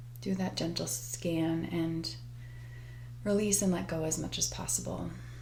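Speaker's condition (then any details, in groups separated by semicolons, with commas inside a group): No condition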